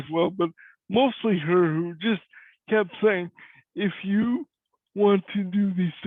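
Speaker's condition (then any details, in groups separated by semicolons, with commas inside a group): Cerebral palsy; cannot walk; voice is different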